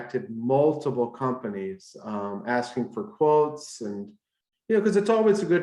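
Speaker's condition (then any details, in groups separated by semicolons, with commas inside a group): No condition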